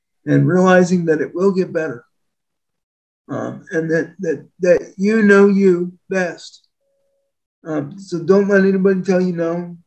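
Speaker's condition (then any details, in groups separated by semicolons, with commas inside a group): Spastic quadriplegic cerebral palsy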